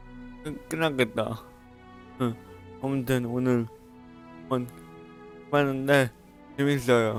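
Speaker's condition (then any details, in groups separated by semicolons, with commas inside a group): Brain lesion disability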